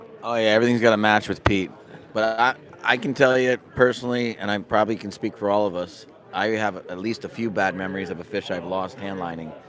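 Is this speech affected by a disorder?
No.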